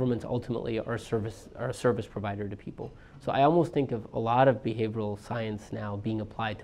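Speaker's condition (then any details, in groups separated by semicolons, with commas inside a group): No condition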